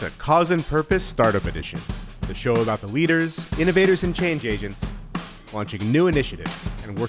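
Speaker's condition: No condition

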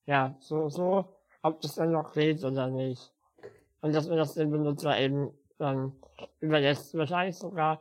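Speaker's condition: Spinal muscular atrophy; physical disability

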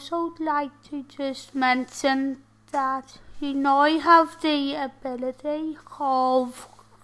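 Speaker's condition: Tracheostomy and ventilator dependent

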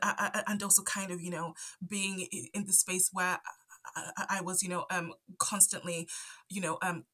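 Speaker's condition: Stutter; onset around age 5 after move from Zambia to UK, none before per parents, cause unknown; adult, ongoing stutter; stutters here and there, stutter affects talking, often stays quiet to avoid stuttering; repeated sounds, blocks

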